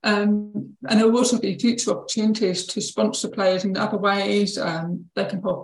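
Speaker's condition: Deafness with cochlear implant; profound deafness, cochlear implant with electrode inside cochlea, worn behind ear, uses BSL

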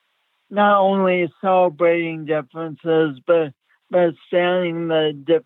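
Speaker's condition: Speech impediment; since childhood

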